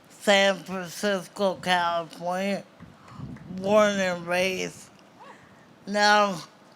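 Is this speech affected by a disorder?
Yes: cerebral palsy.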